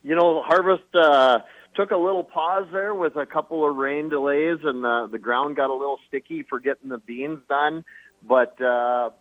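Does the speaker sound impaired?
No.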